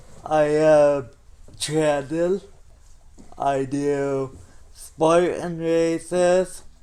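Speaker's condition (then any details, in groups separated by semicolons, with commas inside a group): Cerebral palsy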